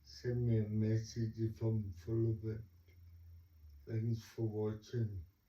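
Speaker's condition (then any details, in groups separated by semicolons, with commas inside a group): Cerebral palsy; talks slowly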